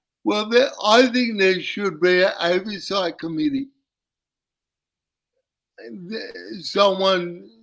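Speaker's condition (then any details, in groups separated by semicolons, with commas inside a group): Cerebral palsy; uses wheelchair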